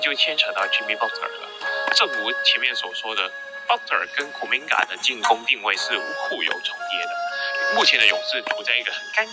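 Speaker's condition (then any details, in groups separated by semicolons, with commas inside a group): No condition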